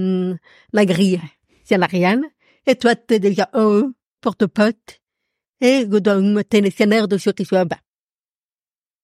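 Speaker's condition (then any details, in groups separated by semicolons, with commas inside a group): Profound deafness; audible accent from deafness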